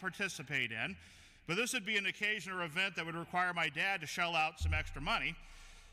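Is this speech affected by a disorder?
No.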